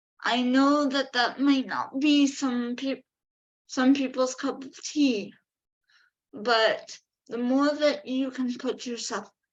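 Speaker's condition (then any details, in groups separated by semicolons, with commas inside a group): Cerebral palsy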